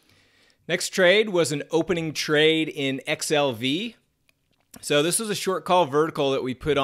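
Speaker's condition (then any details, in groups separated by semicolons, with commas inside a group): No condition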